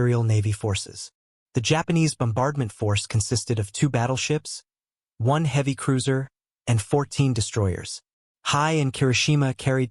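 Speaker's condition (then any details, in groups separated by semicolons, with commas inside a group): No condition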